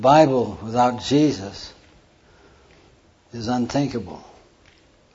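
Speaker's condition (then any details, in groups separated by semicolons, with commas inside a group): Parkinson's; diagnosed 14 years ago by neurologist in Lincoln, Nebraska, tremor; hand tremor during talk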